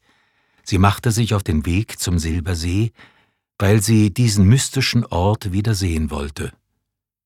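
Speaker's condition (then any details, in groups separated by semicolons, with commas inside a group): No condition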